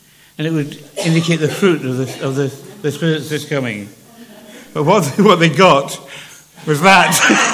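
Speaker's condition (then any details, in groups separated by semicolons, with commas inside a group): Parkinson's; has learned to manage speech more carefully, invites listeners to flag anything unclear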